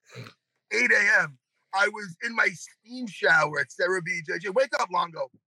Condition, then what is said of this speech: None; typical speech.